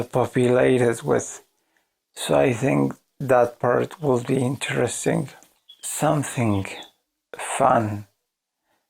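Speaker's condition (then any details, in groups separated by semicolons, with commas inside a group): ALS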